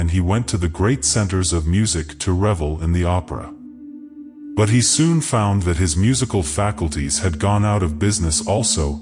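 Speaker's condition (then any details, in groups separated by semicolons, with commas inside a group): No condition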